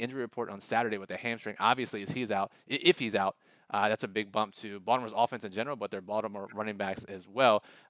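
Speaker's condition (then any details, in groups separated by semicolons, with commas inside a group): No condition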